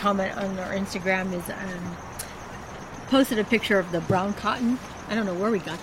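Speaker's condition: No condition

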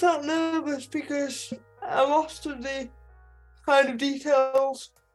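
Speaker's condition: Speech impediment; self-conscious about speech

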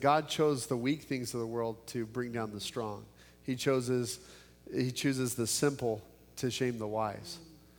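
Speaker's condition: No condition

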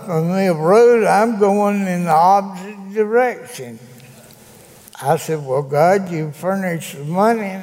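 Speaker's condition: Cerebral palsy; gives spoken testimony in church

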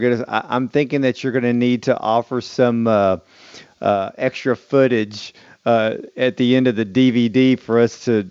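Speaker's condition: No condition

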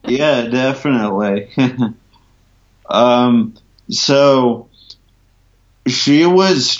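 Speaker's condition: Ataxia from traumatic brain injury; walking after tricycle

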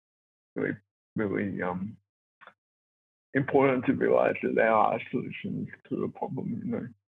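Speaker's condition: Cerebral palsy; from birth, born two months premature, resuscitated twice, lack of oxygen to brain, brain injury, affects mobility and walking; uses electric wheelchair

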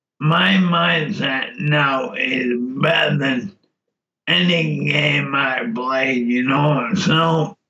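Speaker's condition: Motor neurone disease; mind still intact

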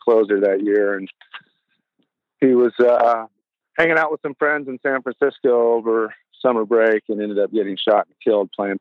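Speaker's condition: No condition

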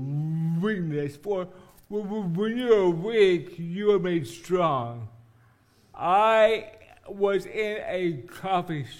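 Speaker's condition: Cerebral palsy; speech impediment, needs careful enunciation for voice recognition, jokingly calls Siri speech therapist

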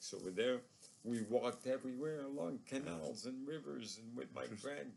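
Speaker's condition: ALS; progressively crippling neurological disorder

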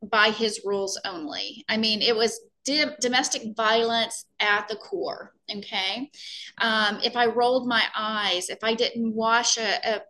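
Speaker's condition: No condition

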